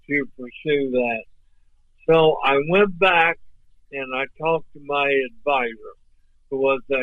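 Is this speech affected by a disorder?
Yes: ALS; voice off but clear and understandable.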